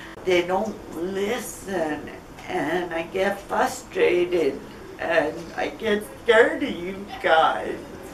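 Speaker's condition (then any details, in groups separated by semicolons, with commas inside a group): Brain injury; on daily pills; speech slurs when pills missed, right side weakens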